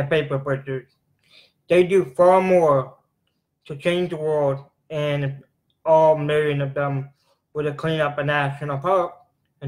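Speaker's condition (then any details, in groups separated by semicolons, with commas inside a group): Cerebral palsy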